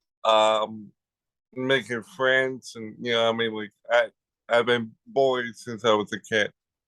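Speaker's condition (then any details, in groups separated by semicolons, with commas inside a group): Cerebral palsy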